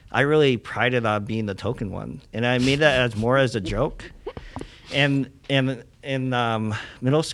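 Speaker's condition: Cleft lip and palate; congenital, present from birth in South Korea

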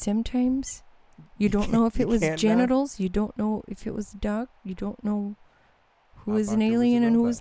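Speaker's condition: No condition

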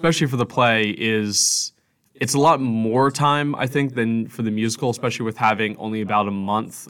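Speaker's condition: No condition

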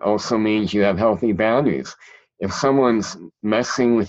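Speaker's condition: Cleft palate; present since childhood

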